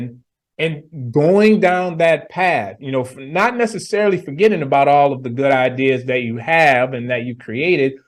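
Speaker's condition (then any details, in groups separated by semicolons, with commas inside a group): No condition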